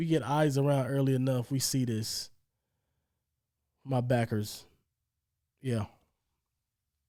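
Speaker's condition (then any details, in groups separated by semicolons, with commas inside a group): No condition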